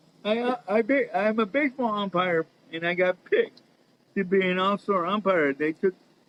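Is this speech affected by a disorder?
Yes: cerebral palsy.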